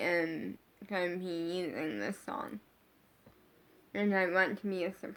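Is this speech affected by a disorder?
Yes: brain injury.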